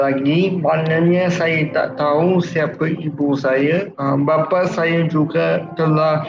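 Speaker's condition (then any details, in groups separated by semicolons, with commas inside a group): Cerebral palsy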